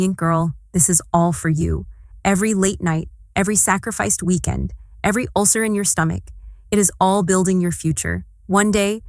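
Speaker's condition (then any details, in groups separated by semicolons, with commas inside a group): No condition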